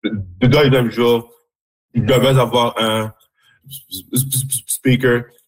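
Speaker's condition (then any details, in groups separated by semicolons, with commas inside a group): Stuttering; since childhood; repeated sounds, prolonged sounds, blocks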